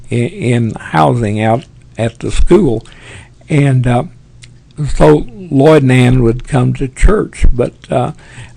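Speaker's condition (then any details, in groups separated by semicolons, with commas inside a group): Parkinson's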